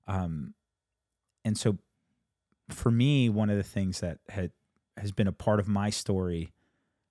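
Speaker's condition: No condition

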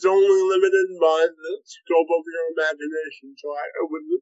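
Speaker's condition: Cerebral palsy, spastic quadriplegia

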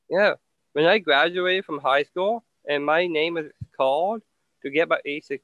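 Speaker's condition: Down syndrome; present from birth

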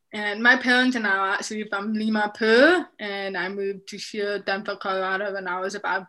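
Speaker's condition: Deafness, profound, severe; left cochlear implant processor, right hearing aid, FM system, lip reads, masks hinder lip reading

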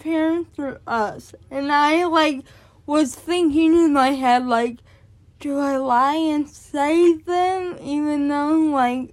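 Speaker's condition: Cerebral palsy; born addicted

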